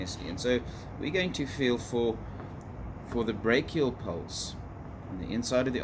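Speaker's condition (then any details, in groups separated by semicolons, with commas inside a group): No condition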